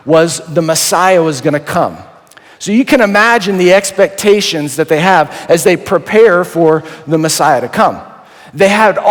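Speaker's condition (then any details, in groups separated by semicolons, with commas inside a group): No condition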